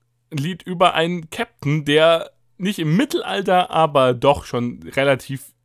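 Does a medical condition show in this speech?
No.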